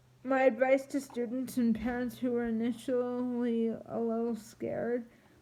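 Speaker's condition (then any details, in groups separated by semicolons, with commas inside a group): Triplegic cerebral palsy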